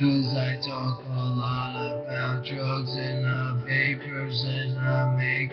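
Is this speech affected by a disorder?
Yes: brain injury.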